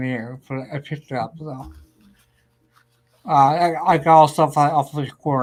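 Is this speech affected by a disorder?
Yes: ataxia; may slur speech, may sound drunk.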